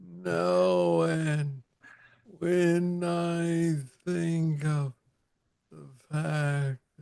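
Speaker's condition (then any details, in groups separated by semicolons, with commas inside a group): Parkinson's disease; young onset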